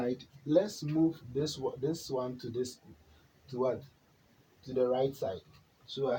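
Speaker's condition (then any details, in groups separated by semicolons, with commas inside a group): No condition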